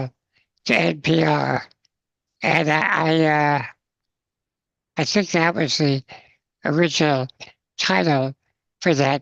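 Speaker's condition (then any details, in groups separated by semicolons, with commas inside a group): Spinal muscular atrophy, congenital; progressive, mini tracheostomy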